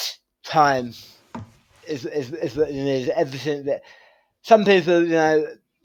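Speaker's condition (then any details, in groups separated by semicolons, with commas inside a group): Tongue cancer surgery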